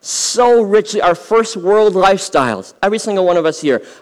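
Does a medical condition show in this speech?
Yes: cleft lip and palate; congenital.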